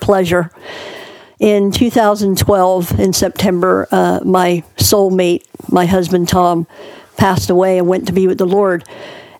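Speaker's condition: Cleft palate; born two months premature

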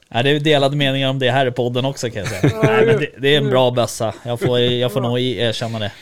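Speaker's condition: No condition

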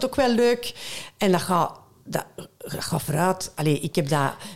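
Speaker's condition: No condition

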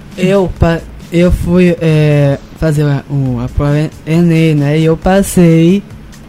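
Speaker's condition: Down syndrome; genetic, present from birth, recognized soon after birth

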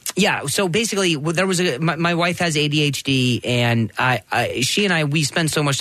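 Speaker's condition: Stuttering; vocal contusion and major concussion, seen by neurologist, chiropractor, physical therapist; 12 years since injury, in speech therapy, oldest client, melodic intonation therapy tried; sometimes on stage, worse when nervous or stressed, rapid sound repetitions, once much worse; repeated sounds, prolonged sounds

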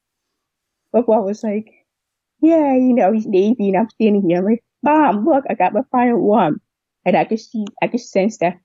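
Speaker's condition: Deafness with cochlear implant; severe deafness found around age 2, hearing aids gave little benefit, cochlear implant at 7 in clinical trial; wears cochlear implant, uses adapted stethoscope with implant; years of speech therapy to age 15, childhood speech issues, now converses by speech, not sign

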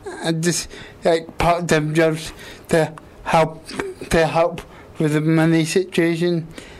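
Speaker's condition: Quadriplegic cerebral palsy; age 28

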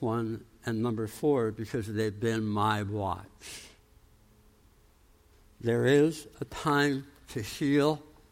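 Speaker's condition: Tongue cancer, jaw reconstruction

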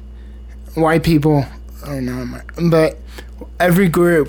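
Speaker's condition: Cerebral palsy; spastic quadriplegic, all four limbs impaired, oxygen lack at birth, motor brain area damaged, diagnosed age 3

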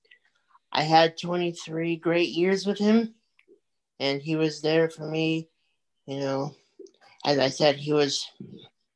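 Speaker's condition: Cerebral palsy; multiple surgeries since infancy

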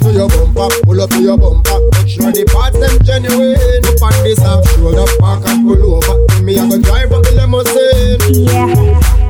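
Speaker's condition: No condition

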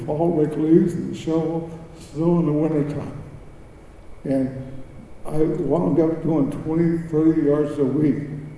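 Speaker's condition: Cerebral palsy; speech

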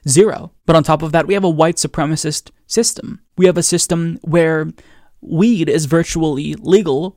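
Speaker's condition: No condition

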